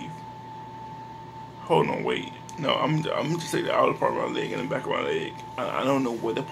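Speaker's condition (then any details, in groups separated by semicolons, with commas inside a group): Cerebral palsy; speech is not the best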